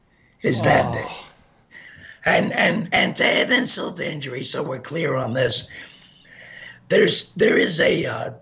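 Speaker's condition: Gunshot injury to voice box; from Oak Creek Sikh temple shooting

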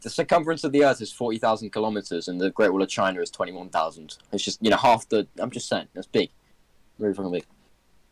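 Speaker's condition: No condition

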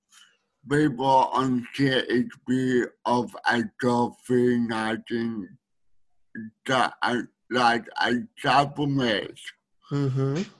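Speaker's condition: Speech needing a translator; friend Imogen Yang from Sydney acting as speech translator during recording

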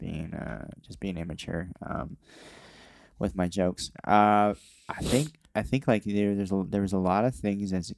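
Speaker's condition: Cleft lip and palate

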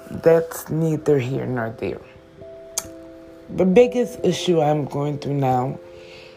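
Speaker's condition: Stroke with stutter; not sleeping

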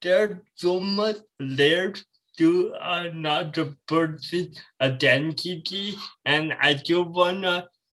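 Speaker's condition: Cerebral palsy

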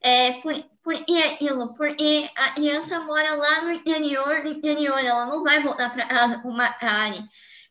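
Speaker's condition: Cleft lip and palate; care at Bauru and Joinville Centrinhos, long speech therapy, home exercises; residual hypernasality, nasal air escape likely to increase after surgery, voice still needs improvement

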